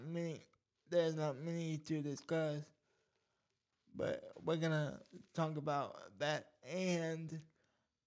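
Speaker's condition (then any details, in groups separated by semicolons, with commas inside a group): Cerebral palsy; scratchy throat and gag reflex issues at times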